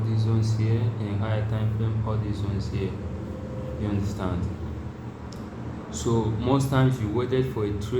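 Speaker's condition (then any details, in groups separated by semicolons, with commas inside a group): No condition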